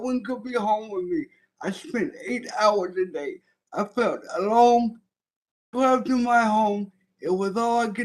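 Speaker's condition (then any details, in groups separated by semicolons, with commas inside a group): Cerebral palsy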